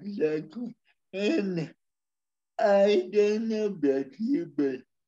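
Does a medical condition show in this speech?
Yes: speech impairment; speech not perfect.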